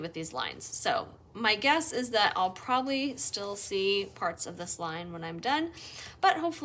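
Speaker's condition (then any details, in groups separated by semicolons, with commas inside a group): No condition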